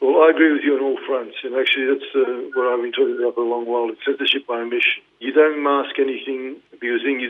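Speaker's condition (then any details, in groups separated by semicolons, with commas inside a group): Parkinson's; diagnosed 2019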